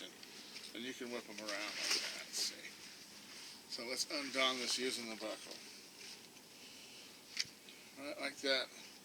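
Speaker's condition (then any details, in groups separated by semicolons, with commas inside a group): No condition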